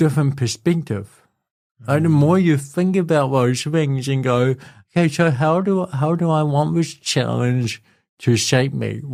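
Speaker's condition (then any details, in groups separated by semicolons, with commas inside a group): Cerebral palsy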